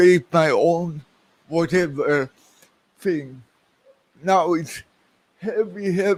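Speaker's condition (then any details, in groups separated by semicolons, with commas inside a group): Cerebral palsy, severe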